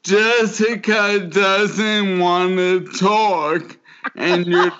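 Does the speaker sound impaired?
Yes: motor neuron disease; can no longer dance.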